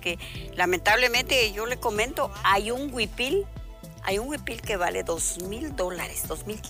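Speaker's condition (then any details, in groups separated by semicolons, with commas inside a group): No condition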